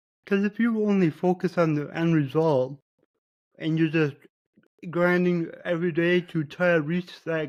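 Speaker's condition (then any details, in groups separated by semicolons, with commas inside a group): Cerebral palsy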